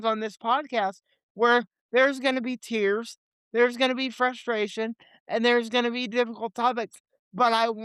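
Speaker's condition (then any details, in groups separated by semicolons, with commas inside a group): Cerebral palsy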